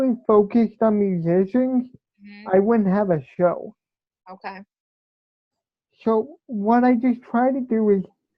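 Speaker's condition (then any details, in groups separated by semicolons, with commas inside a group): Cerebral palsy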